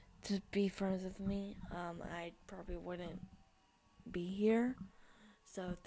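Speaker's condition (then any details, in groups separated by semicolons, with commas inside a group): Cerebral palsy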